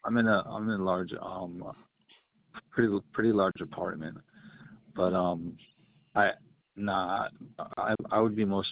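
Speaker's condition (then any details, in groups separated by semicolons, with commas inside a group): Stuttering; uses CaptionCall captioned telephone at home; speech impediment, declines phone service because of stutter; repeated words, prolonged sounds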